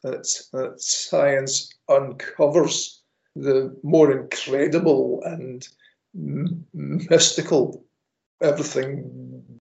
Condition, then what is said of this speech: Stuttering. Right now, I'm pretty sloppy and I'm not the best example